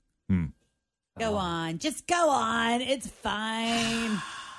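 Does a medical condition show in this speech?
No.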